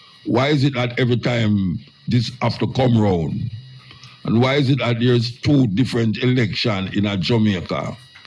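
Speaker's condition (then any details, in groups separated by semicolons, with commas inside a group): No condition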